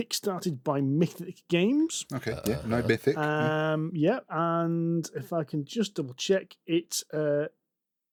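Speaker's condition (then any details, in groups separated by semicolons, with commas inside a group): No condition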